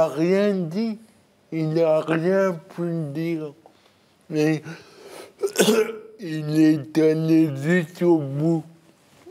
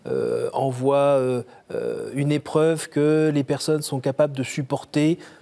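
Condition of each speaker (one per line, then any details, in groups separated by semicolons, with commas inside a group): Cerebral palsy; birth injury
No condition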